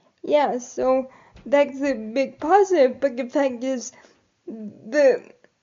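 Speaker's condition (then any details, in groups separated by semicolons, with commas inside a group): Cerebral palsy; quadriplegic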